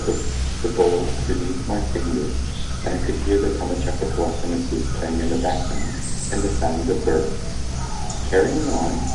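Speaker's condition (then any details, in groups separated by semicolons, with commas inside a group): No condition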